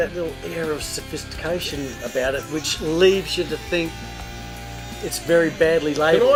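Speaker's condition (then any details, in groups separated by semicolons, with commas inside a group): No condition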